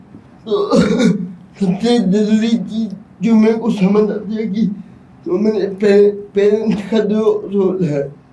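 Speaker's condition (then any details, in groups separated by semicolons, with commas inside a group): Cerebral palsy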